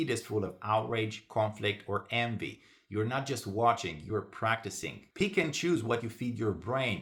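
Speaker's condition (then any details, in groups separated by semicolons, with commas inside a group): No condition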